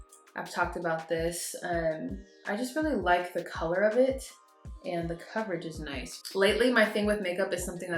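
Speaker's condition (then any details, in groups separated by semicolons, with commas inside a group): No condition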